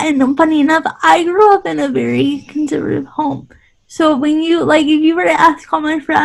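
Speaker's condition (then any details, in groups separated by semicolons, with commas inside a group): Cerebral palsy; quadriplegic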